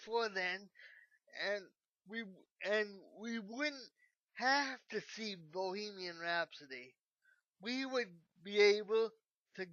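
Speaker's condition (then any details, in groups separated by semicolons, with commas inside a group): Cerebral palsy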